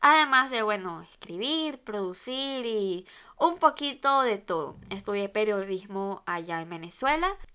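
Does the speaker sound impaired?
Yes: cleft lip and palate; congenital cleft lip and cleft palate, two operations, Operación Sonrisa credited, visible lip scar, altered nose shape.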